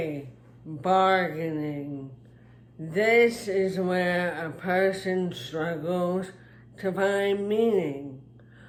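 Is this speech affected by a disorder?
Yes: traumatic brain injury; speech impairment.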